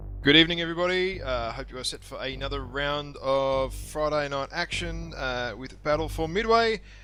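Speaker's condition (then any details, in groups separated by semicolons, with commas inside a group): No condition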